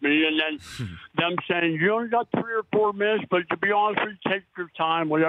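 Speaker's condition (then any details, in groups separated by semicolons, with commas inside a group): Oral cancer; may be hard to understand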